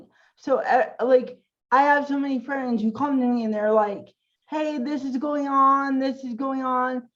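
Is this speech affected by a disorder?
Yes: cerebral palsy.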